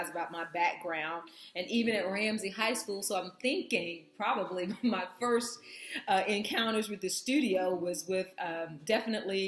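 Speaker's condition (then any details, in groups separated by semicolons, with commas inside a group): No condition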